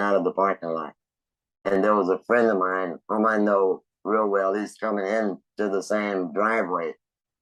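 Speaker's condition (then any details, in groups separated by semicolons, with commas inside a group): Laryngectomy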